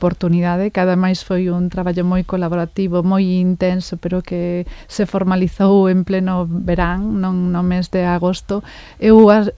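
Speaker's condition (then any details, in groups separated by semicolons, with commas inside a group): No condition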